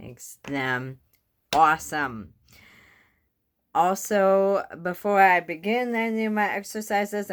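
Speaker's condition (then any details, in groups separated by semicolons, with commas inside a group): Bulbar onset ALS; lip, voice, breath stacking, resistance breathing device exercises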